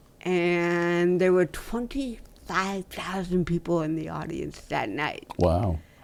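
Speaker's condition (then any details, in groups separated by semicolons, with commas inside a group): Dystonia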